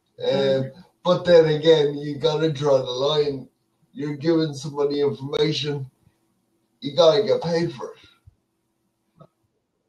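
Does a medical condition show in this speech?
Yes: cerebral palsy; speech affected.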